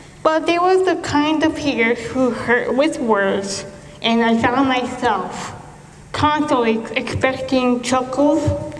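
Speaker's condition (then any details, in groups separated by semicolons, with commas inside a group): Cerebral palsy; affects muscles, coordination, speech, right hand, childhood apraxia of speech; diagnosed at 10 months, 14 years physical, occupational, speech therapy; apraxia, works on loudness, speed, repetition, speech sounds different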